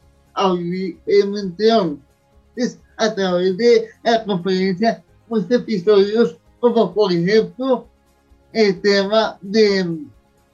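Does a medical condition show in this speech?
Yes: cerebral palsy; from birth in Bogotá, near death as newborn, long incubator stay, physical disability, needs assistance; speech difficulty, noted as a hurdle for work as lecturer.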